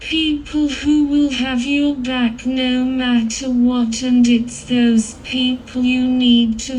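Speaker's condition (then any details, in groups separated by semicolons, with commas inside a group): Cerebral palsy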